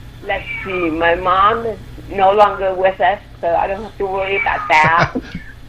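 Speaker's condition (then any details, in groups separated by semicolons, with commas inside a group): Cerebral palsy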